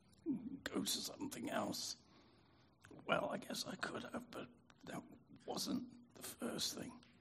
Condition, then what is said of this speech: Spasmodic dysphonia. I can't sing tenor and bass over three octaves like I used to in my 20s.